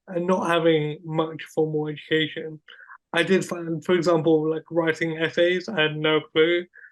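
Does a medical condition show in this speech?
Yes: cerebral palsy.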